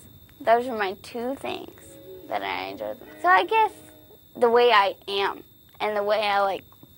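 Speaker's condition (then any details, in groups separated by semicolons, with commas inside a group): Cerebral palsy; spastic, birth oxygen loss from prolapsed cord, grade 4 brain bleed, newborn intubation, physical therapy; told in infancy would probably never speak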